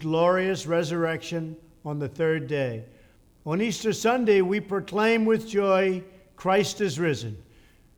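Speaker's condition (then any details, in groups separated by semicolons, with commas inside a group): No condition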